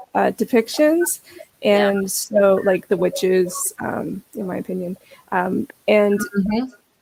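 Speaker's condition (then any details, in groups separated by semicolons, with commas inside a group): No condition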